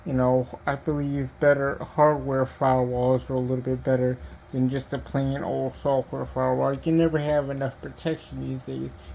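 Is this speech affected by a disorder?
Yes: cerebral palsy; diplegia.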